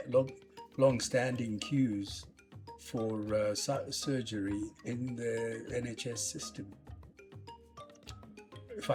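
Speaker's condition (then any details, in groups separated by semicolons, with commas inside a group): No condition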